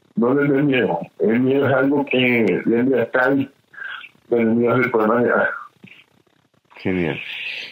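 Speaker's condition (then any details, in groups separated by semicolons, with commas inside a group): Cerebral palsy; great difficulty speaking, noticeable speech difficulty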